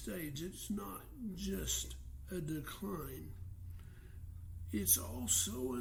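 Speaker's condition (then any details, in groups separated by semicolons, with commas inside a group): Parkinson's disease; stage 3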